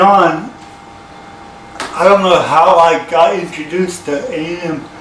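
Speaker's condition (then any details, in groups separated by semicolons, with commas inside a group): Cerebral palsy; from birth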